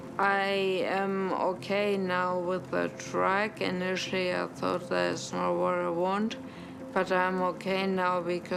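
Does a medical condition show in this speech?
Yes: traumatic brain injury, severe.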